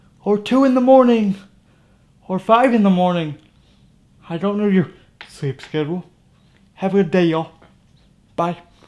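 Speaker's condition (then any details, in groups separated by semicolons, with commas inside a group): Cerebral palsy; from birth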